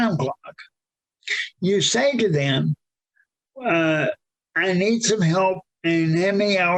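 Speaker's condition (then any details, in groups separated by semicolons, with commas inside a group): Cerebral palsy, severe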